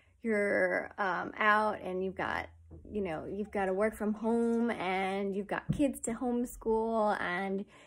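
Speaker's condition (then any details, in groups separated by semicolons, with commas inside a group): No condition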